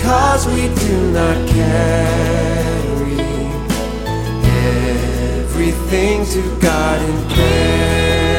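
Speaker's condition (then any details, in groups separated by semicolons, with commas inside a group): No condition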